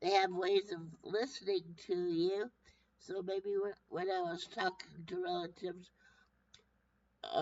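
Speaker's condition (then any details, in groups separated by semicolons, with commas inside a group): Brain injury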